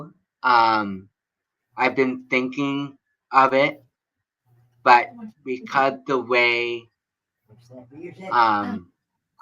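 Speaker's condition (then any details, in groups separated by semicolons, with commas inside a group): Cerebral palsy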